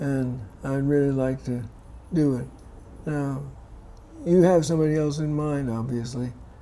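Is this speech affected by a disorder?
Yes: Parkinson's disease.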